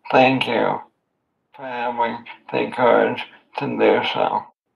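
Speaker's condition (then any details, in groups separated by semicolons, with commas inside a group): ALS; voice and hands affected; diagnosed at age 37, a few years ago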